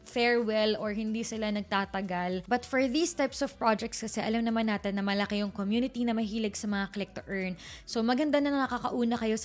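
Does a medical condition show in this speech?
No.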